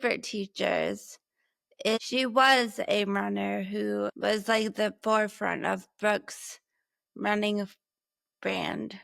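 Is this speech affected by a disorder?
Yes: brain injury; six and a half years since injury.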